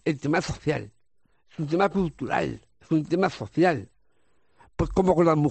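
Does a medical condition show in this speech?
Yes: Down syndrome; trisomy 21, three copies of chromosome 21, genetic, congenital, age 47.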